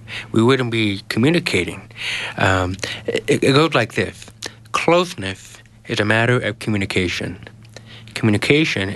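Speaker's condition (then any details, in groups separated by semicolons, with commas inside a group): Genetic hearing loss; congenital genetic 90% hearing loss inherited from father, diagnosed almost age two, no cochlear implant; speaks well after years of therapy, trouble understanding unfamiliar accents on phone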